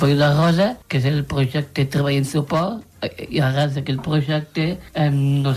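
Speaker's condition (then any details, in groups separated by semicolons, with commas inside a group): Down syndrome; adult, 30 years old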